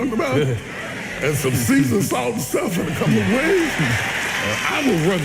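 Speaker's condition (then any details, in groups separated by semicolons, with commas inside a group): No condition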